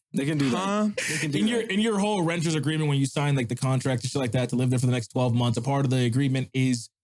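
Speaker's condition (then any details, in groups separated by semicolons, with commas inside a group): No condition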